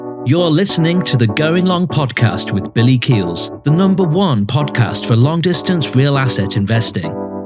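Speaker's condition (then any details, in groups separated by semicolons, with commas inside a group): No condition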